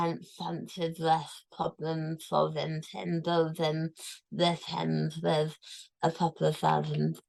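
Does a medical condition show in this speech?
Yes: tongue cancer, tongue removed.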